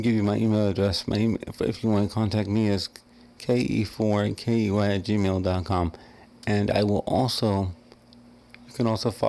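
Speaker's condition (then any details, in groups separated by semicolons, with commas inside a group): Cerebral palsy; wheelchair user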